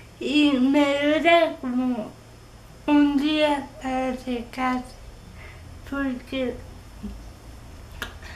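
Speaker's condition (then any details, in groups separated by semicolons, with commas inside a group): Cerebral palsy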